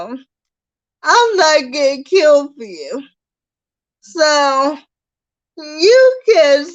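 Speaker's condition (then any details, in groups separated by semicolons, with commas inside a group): Cerebral palsy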